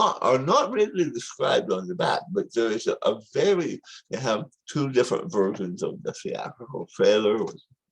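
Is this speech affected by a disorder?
Yes: tongue cancer surgery.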